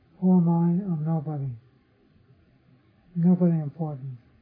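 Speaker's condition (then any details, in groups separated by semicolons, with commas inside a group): Parkinson's disease; others offer remedies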